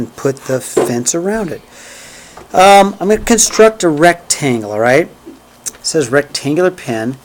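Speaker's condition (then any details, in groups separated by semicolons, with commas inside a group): No condition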